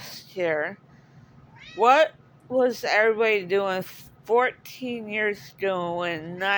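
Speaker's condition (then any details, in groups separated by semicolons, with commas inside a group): Cerebral palsy; speaks differently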